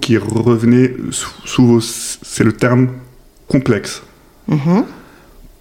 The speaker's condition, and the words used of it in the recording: Stuttering. Ce podcast est aussi pour moi un traitement pour m'aider à mieux m'exprimer et mieux assumer mon bégaiement.